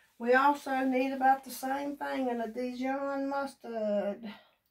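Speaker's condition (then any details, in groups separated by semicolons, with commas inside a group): No condition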